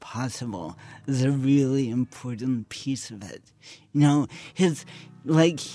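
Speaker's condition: Cerebral palsy; speech slurred, slurring tongue, hand tremor, reduced balance and coordination, intense muscles

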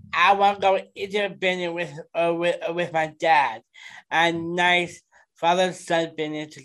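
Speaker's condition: Down syndrome

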